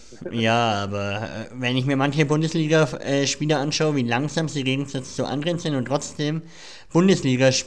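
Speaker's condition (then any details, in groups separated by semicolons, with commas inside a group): Cleft palate; voice may audibly show the cleft, says by the norm listeners would find podcasting unlistenable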